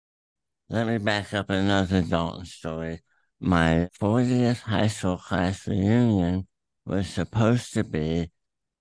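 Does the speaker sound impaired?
Yes: throat cancer, tumor through tongue, attached to epiglottis.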